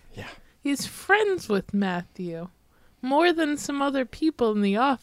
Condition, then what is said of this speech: None; typical speech.